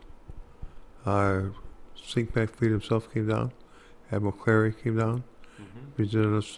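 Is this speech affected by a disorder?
Yes: Parkinson's disease; hard time walking.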